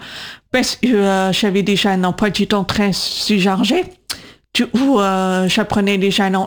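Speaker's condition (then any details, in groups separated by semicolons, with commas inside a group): Congenital deafness, profound, from congenital CMV; congenital cytomegalovirus, diagnosed at 18 months, severe then profound at 8, implants left 8.5, right 20-22; age 37, bilateral cochlear implants, external processor with antenna above left ear; atypical voice, speech recognition struggles to understand, 20 years speech therapy, LPC coder in class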